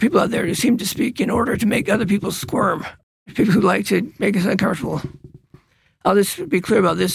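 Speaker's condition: Parkinson's disease; Parkinson's diagnosed 2010, irreversible, progressive, 12 or 13 years since diagnosis; soft and sometimes incoherent voice, sometimes hard to get words across

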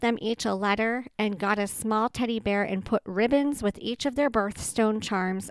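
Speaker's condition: Cleft palate with Pierre Robin, Pierre Robin sequence, no cleft lip; scarred eardrums from four tube sets

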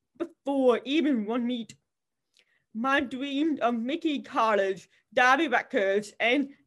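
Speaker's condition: Deafness; cannot hear anything, masks covering faces make communication nearly impossible

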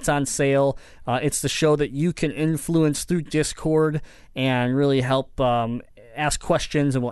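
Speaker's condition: Cleft palate; talked differently growing up

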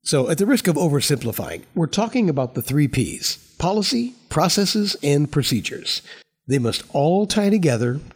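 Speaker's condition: No condition

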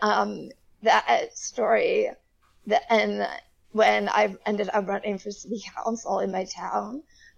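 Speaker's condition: Spasmodic dysphonia; may sound nervous

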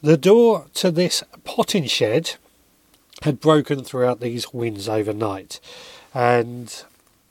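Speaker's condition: No condition

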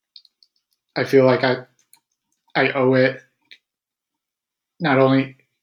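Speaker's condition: Stuttering; Stuttering since youth, fluency shaping without progress, avoidance-reduction therapy with Vivian Sisskin, Sisskin Stuttering Center; still stutters, open Stuttering with reduced reactivity; initial sound repetitions, stutters openly and more easily without struggle, varies day to day; repeated words, prolonged sounds

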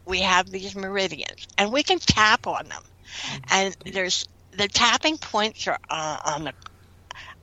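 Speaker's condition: Cleft lip and palate, severe

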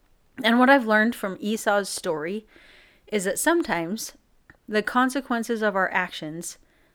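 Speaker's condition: No condition

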